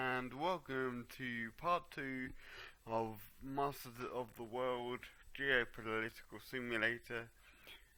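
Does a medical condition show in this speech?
Yes: cerebral palsy.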